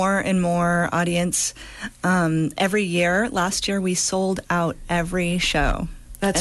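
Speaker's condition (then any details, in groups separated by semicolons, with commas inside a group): No condition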